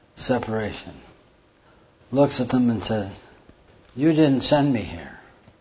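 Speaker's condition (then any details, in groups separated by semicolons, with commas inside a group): Parkinson's; diagnosed 14 years ago by neurologist in Lincoln, Nebraska, tremor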